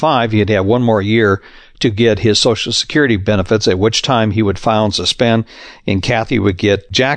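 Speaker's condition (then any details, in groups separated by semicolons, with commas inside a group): No condition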